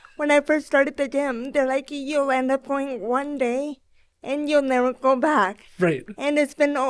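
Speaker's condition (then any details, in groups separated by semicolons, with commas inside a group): Cerebral palsy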